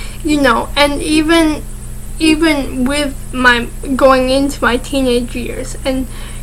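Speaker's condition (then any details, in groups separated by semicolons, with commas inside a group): Cerebral palsy, mild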